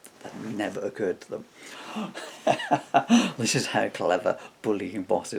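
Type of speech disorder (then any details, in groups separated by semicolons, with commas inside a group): Bulbar dysarthria; progressive bulbar palsy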